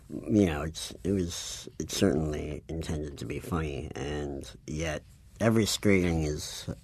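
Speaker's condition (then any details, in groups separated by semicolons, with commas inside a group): Cleft palate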